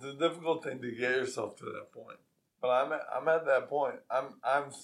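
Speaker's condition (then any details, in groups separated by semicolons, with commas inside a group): ALS; progressive weakness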